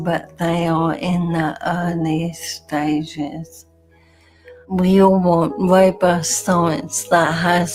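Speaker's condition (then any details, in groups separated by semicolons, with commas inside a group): Motor neuron disease; bulbar onset, speech and swallowing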